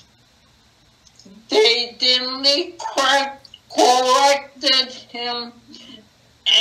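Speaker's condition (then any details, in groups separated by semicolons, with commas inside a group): Acquired brain injury; tracheostomy for breathing; cannot talk as before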